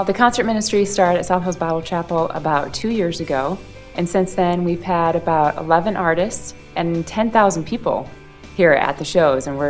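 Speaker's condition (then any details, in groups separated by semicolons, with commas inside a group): No condition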